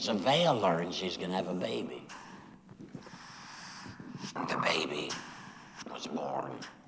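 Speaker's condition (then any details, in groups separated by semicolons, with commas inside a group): Laryngectomy after throat cancer; recurred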